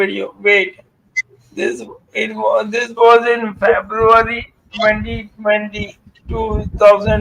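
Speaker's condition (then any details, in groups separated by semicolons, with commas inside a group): Motor neuron disease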